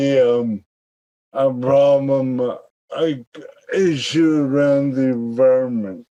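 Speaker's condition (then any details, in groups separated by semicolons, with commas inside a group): Cerebral palsy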